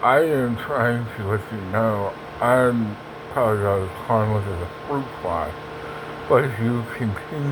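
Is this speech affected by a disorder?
Yes: Parkinson's; speech impediment.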